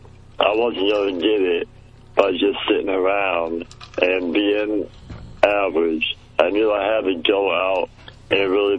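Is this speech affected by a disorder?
Yes: muscular dystrophy; childhood onset.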